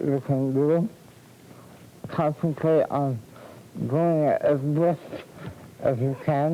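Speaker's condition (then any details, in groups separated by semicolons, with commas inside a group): Cerebral palsy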